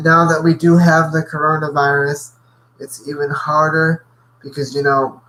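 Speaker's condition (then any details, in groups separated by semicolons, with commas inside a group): Cerebral palsy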